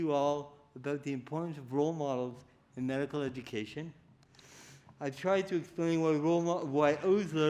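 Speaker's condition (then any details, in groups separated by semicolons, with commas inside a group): Cerebral palsy; diagnosed at age four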